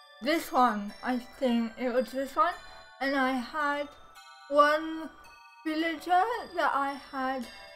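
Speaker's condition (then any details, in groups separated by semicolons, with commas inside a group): Cerebral palsy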